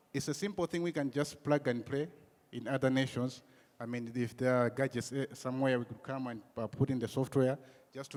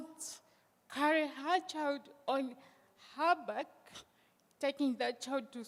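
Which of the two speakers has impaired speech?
The second: cerebral palsy; hand use and movement control affected; steadies left hand with right, types on phone and laptop.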